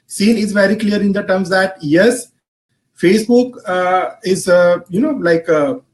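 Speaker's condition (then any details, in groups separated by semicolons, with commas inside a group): No condition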